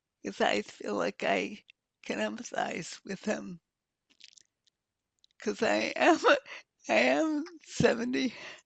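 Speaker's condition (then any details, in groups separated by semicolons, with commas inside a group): Multiple sclerosis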